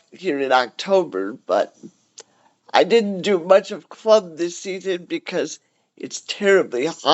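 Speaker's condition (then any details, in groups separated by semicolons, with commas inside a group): Cerebral palsy; cerebral palsy, wheelchair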